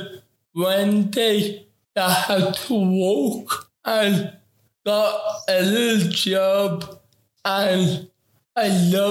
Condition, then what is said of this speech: Cerebral palsy. And today we're going to take it, as your mom said, we're going to take it very slow and you're going to talk to me word for word.